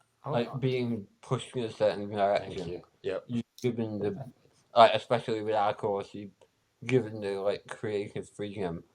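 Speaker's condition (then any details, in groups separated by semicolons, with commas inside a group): Spinal muscular atrophy; physical disability, no learning difficulty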